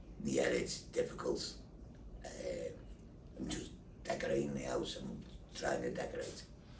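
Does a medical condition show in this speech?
Yes: laryngectomy, voice prosthesis; larynx cancer, total laryngectomy, thyroid removed, neck dissection, stoma breathing; after radiotherapy, quickly breathless on exertion; electronic voice device, type-to-speak app.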